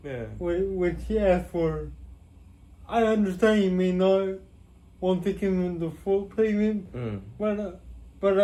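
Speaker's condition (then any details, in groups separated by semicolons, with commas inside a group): Cerebral palsy; with developmental delay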